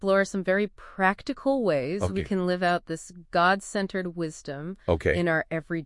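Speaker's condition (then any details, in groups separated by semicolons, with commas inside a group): No condition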